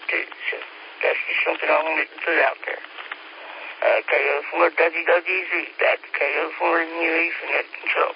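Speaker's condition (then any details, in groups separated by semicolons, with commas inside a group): Speech impediment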